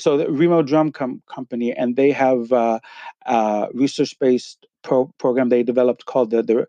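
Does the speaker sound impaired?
Yes: stuttering; here repeated sounds.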